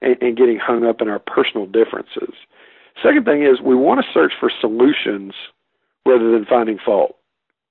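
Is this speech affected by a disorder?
No.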